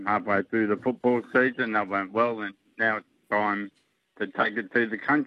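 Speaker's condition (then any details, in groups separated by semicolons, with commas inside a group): Motor neurone disease; no treatment or cure available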